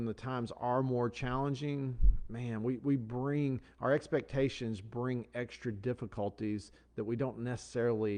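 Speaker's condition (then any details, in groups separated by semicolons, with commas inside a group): No condition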